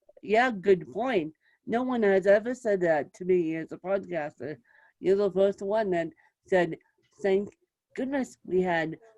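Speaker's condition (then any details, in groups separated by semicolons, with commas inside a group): Cerebral palsy, mixed, moderate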